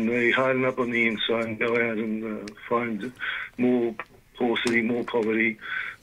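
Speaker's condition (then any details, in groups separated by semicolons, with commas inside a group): Parkinson's disease; diagnosed 2019, led to retirement; limited capacity, can't do much more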